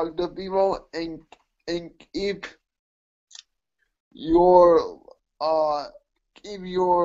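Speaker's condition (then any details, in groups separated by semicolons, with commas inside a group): Cerebral palsy; mixed quadriplegia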